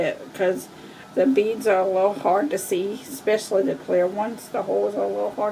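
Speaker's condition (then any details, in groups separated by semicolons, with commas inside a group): Cerebral palsy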